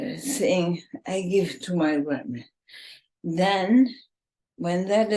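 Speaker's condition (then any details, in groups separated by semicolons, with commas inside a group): ALS, bulbar form, bulbar onset; just diagnosed, slight symptoms about six months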